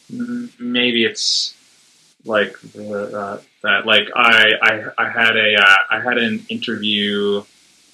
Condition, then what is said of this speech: Stuttering. Well, I get really tense throat, and my jaw's all tense, and my abdomen is tense.